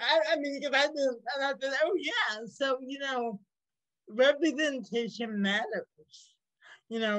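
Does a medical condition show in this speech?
Yes: cerebral palsy.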